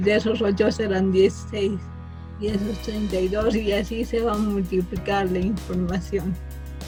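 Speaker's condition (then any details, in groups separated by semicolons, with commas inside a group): Cerebral palsy from birth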